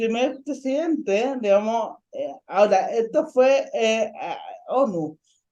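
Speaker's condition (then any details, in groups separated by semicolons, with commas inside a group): Ataxic cerebral palsy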